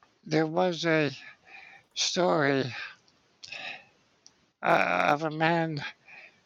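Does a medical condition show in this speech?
Yes: spinal muscular atrophy; congenital, muscle weakness, wheelchair use whole life; age 60.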